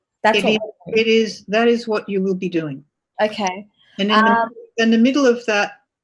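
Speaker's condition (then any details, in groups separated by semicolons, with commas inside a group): No condition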